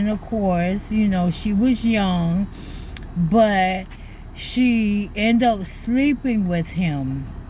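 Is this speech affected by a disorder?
Yes: ALS.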